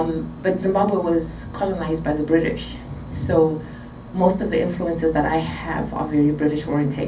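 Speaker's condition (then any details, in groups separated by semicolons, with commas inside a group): No condition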